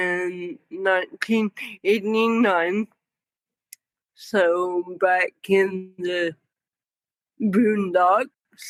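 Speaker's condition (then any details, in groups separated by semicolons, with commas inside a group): Cerebral palsy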